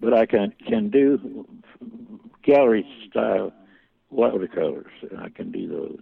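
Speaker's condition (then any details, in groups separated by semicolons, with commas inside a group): Parkinson's; slowly progressive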